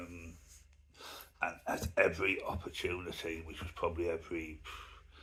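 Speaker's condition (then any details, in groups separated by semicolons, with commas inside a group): Myasthenia gravis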